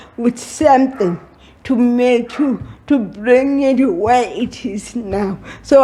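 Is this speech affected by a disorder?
Yes: cerebral palsy; moderate.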